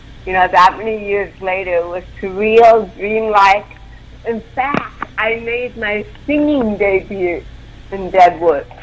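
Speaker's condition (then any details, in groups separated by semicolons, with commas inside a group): Cerebral palsy; involuntary movements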